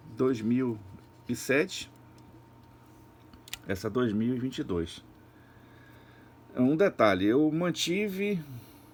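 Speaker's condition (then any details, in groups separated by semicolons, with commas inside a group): No condition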